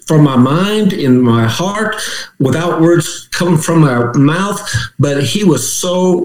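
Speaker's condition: Aphasia; left-brain stroke during AFib ablation, brief right-sided weakness, church speech coach from first week; reading, writing on waking, reading returned first, speaking slower, long couldn't say therapy

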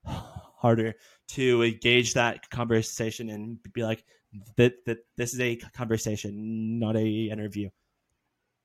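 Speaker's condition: Stuttering; varies day to day with bad talking days, called not a disability but annoying; massive pauses, little breaks in speech; repeated sounds

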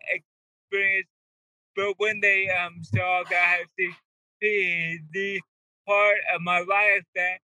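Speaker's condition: Cerebral palsy; not healed

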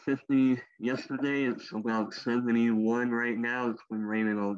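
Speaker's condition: Cleft lip and palate; rare genetic birth disorder

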